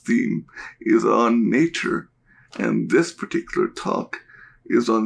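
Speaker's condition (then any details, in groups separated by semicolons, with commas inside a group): Cerebral palsy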